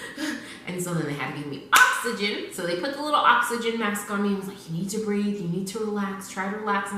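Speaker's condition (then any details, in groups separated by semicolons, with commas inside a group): No condition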